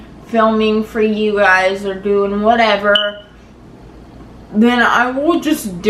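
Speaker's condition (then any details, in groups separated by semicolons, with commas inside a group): Cerebral palsy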